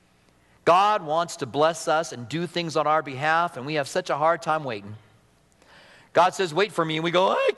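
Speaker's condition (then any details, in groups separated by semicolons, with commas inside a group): No condition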